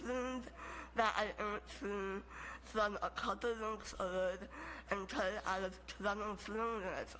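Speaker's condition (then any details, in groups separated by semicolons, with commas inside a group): Moebius syndrome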